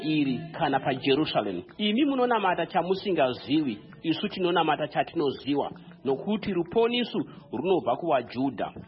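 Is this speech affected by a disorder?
No.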